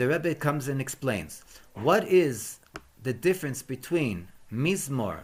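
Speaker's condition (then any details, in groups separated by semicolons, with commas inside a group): No condition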